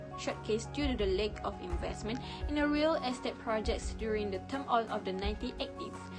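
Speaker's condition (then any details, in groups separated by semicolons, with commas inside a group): No condition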